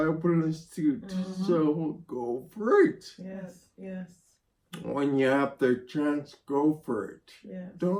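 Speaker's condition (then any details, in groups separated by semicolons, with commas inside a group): Spinocerebellar ataxia (sca7); needs help typing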